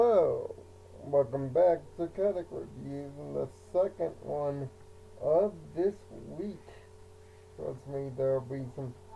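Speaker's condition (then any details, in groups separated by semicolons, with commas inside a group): Cerebral palsy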